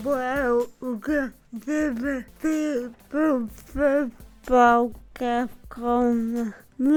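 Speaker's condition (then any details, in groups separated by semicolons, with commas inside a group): Cerebral palsy; from birth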